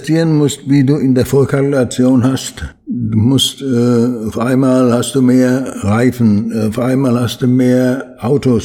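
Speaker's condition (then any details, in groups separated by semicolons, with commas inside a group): Parkinson's disease; slowed movements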